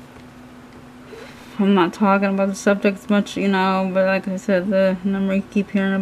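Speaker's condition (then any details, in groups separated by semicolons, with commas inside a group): Cerebral palsy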